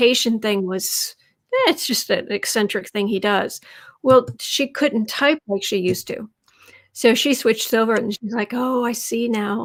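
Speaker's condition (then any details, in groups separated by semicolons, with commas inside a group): No condition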